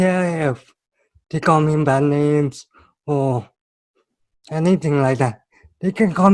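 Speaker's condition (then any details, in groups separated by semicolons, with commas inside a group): Cerebral palsy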